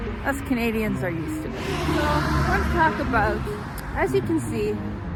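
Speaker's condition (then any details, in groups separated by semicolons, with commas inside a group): No condition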